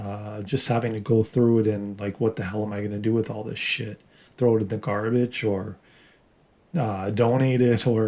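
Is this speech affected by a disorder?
No.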